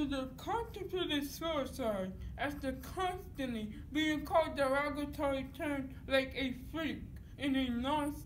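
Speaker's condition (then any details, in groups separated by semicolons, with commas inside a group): Cerebral palsy; dystonic type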